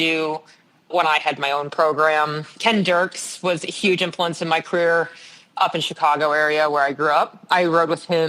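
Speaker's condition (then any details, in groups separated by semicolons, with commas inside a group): No condition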